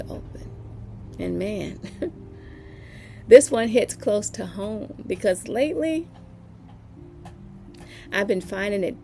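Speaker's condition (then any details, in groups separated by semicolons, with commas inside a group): No condition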